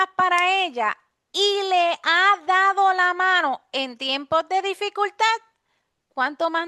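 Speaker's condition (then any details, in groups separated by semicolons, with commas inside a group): No condition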